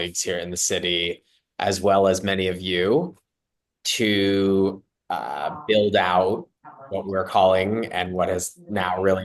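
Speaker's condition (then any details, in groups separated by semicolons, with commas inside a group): No condition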